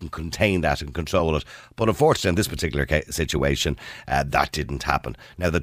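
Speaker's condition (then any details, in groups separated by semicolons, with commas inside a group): No condition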